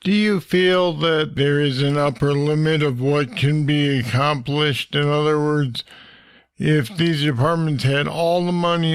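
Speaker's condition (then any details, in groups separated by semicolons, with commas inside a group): Parkinson's disease; deep brain stimulators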